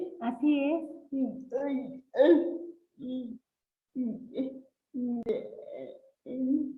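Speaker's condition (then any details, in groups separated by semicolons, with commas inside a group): Cerebral palsy; since birth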